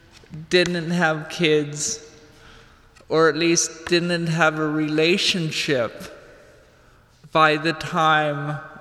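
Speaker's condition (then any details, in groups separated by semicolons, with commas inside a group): Cerebral palsy; cerebral palsy from lack of oxygen right before birth, physical effects only, slight limp, tight fingers, slow typing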